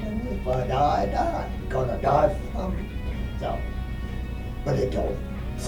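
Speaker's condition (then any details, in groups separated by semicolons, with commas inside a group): Huntington's disease; only slight symptoms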